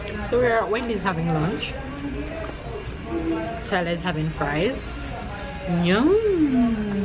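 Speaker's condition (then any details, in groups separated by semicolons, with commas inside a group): No condition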